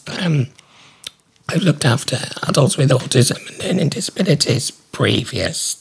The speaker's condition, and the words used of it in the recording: Laryngectomy. I'm like, I say straight away, you're going to have to give me time to talk because I'm trying to hold a phone and press a button to talk.